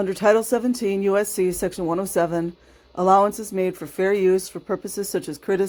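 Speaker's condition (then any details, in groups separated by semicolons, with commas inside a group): No condition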